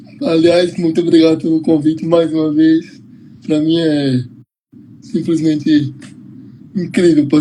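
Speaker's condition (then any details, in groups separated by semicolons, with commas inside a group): Cerebral palsy; uses wheelchair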